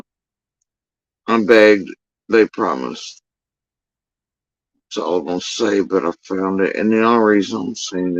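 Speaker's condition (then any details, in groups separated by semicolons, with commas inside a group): Facial paralysis after surgery; tongue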